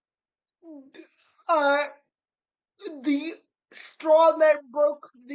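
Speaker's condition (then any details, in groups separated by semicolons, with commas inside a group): Cerebral palsy; spastic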